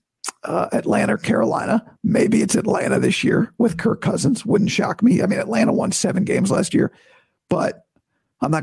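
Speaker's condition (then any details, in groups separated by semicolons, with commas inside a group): Vocal cord surgery recovery; voice still sounds bad to new listeners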